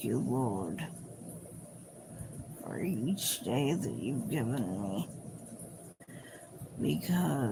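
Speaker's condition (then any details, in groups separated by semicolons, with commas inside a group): Cerebral palsy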